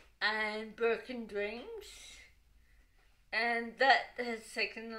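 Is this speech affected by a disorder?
Yes: cerebral palsy.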